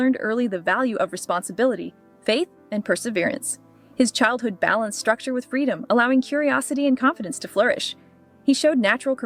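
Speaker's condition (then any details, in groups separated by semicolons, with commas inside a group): No condition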